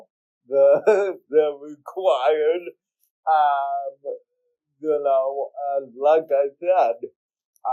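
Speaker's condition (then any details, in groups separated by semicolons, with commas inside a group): Cerebral palsy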